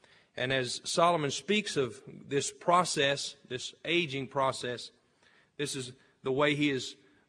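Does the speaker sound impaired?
No.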